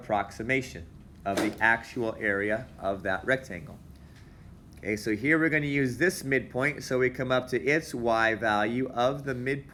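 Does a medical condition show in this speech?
No.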